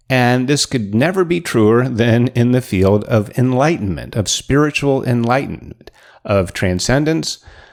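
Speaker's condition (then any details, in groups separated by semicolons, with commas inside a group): No condition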